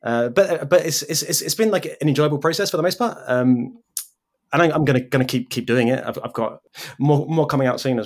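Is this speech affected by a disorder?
Yes: stutter; speech impediment; disfluent moment noted during this recording; makes recording podcasts difficult, still runs own podcast; here repeated sounds, repeated words.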